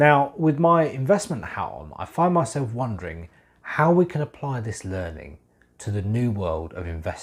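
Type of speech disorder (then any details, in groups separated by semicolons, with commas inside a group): None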